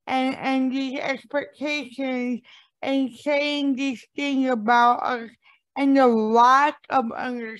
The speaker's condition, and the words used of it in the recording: Cerebral palsy. Because I have mocked and made fun of for years because of the way I speak.